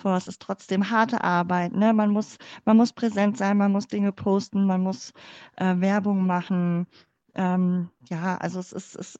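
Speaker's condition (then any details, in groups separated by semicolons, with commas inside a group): Cleft palate; congenital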